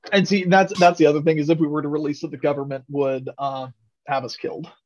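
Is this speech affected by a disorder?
No.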